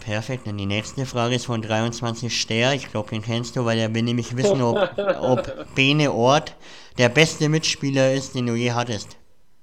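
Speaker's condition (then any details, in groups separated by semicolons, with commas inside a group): Cleft palate; voice may audibly show the cleft, says by the norm listeners would find podcasting unlistenable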